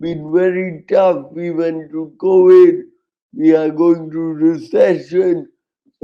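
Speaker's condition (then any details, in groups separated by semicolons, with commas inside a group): Cerebral palsy, severe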